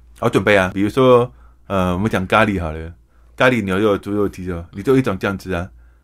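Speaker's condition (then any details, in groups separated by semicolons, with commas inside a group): Hearing impairment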